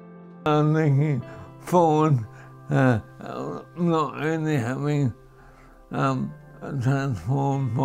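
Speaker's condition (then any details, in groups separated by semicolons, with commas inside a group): Primary lateral sclerosis (MND), PLS; symptoms began 14 years ago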